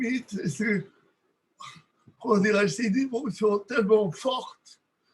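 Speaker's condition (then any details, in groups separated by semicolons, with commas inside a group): Cerebral palsy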